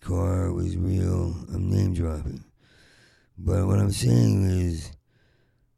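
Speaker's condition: Parkinson's; short on sleep

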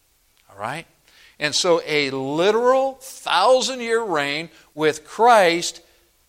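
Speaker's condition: No condition

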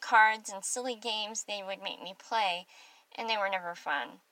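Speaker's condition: Cleft palate; without partial air escapes to nasal passage, mushy unclear speech, could not roll r's, now improved

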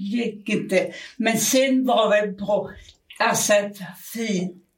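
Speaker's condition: Aphasia; aphasia from brain damage, at onset could not speak at all, partly recovered after time in Spain; knows words but cannot get them out, word-finding errors, garbled non-words, restarts, repetitions

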